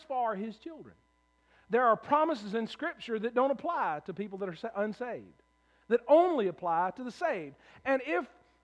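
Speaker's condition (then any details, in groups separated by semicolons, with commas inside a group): No condition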